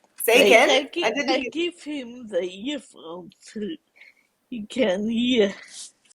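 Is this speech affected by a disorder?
Yes: multiple sclerosis.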